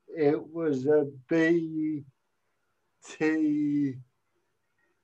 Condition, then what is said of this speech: Cerebral palsy. I'm like, well, does the government think I am learning difficulties because I talk funny?